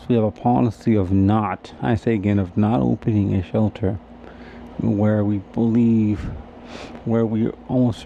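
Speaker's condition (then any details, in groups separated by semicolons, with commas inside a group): Cerebral palsy; difficulty eating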